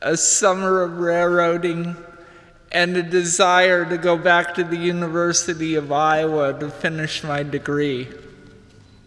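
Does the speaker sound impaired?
Yes: cerebral palsy; cerebral palsy from lack of oxygen right before birth, physical effects only, slight limp, tight fingers, slow typing.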